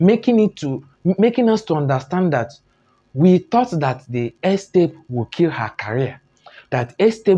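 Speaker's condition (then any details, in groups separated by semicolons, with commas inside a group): No condition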